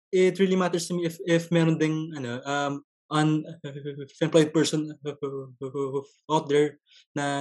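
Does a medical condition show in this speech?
Yes: stuttering; stutter since early childhood, noticed on entering grade school; ongoing stutter, actively coping through Toastmasters public speaking club and speech contests; broken, choppy non-fluent speech, dreads answering strangers like jeepney drivers, public communication affected; here repeated sounds, prolonged sounds.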